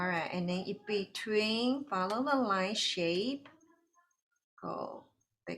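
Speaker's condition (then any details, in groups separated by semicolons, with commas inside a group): No condition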